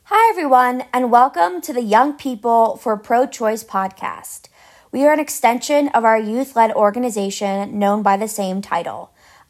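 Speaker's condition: No condition

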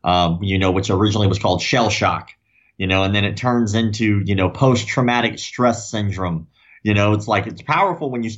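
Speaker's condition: Cleft lip and palate; congenital, repeated corrective surgeries from birth until age 16

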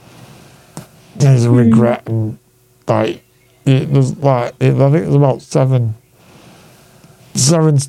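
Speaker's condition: Duchenne muscular dystrophy; painful breathing in

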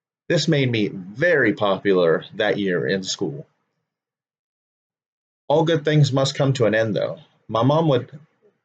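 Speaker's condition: No condition

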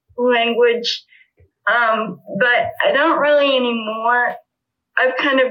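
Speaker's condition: Spastic cerebral palsy; level 1, muscle tightness, right side weaker than left, walker since age 3, physical therapy for walking

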